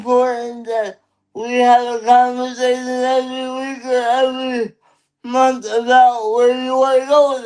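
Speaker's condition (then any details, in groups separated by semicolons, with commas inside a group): Cerebral palsy; lifelong; limited energy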